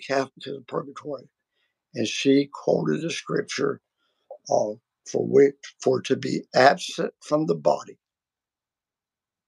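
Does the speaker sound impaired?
Yes: vocal cord surgery; voice may sound harsh or grouchier than intended.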